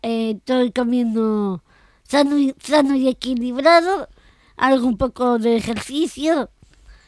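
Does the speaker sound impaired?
Yes: Down syndrome.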